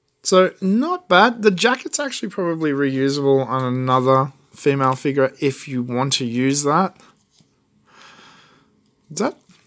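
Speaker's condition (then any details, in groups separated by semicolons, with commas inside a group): No condition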